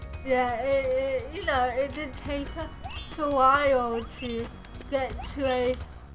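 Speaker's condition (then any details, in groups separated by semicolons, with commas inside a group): Cerebral palsy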